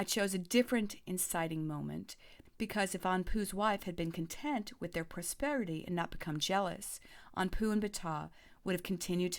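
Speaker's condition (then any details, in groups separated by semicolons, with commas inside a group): No condition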